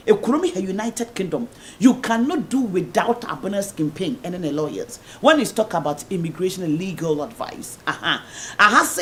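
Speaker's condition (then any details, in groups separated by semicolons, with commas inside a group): No condition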